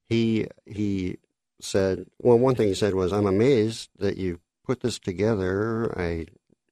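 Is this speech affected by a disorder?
Yes: cleft lip and palate; congenital cleft lip and palate, several unpleasant surgeries in childhood.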